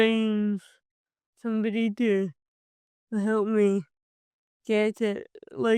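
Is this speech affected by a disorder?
Yes: cerebral palsy; from birth.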